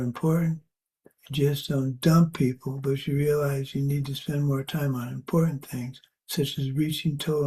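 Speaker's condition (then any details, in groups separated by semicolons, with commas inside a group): Parkinson's; age 73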